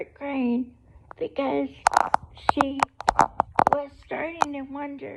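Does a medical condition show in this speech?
Yes: cerebral palsy; able to talk.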